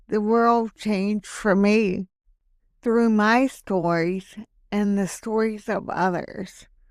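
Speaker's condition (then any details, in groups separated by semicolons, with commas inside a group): Hemiplegic cerebral palsy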